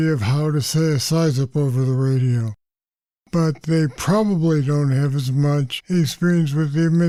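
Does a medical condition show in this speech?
Yes: Parkinson's disease; deep brain stimulators.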